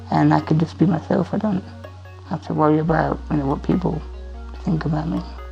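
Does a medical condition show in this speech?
Yes: spinal muscular atrophy.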